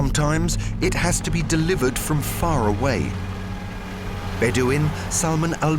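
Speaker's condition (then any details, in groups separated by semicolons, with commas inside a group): No condition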